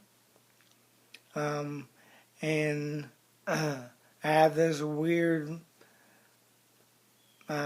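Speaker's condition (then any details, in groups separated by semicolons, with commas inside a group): ALS, bulbar onset; constant slurred speech, hard to communicate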